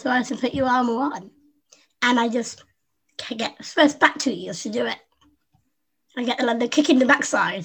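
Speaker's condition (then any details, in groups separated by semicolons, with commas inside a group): Down syndrome; adult woman, 25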